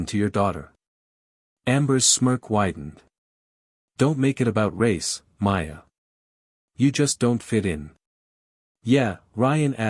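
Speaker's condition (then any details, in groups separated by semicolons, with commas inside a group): No condition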